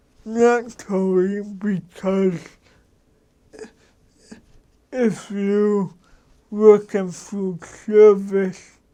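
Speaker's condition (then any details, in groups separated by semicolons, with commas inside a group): Cerebral palsy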